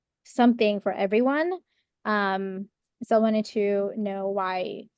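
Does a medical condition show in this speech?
No.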